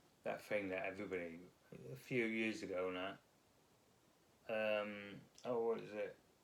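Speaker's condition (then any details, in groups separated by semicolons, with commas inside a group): Multiple sclerosis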